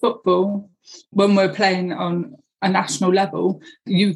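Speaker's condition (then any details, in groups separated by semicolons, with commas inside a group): Deafness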